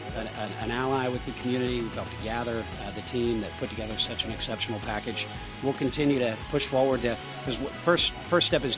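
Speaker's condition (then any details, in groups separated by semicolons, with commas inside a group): No condition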